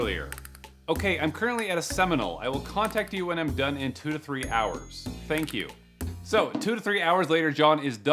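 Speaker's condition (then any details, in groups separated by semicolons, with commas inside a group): No condition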